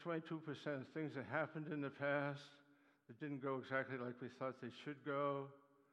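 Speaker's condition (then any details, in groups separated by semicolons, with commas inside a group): Parkinson's disease; neuropathy attacks nerves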